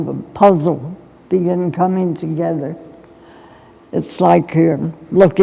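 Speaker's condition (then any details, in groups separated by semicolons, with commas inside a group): Essential tremor; more than half of life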